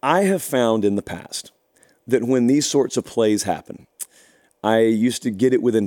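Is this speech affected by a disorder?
No.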